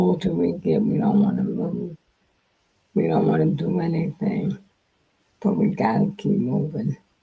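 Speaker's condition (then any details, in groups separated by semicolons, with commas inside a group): Multiple sclerosis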